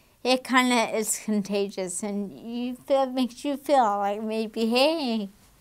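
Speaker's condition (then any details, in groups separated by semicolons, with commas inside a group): Damaged diaphragm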